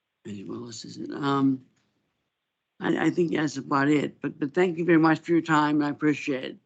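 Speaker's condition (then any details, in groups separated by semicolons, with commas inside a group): Parkinson's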